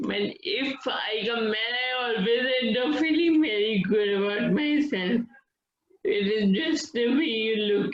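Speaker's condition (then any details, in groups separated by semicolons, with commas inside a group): Friedreich's ataxia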